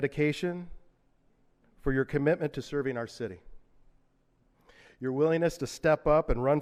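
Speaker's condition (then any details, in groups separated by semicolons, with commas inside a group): No condition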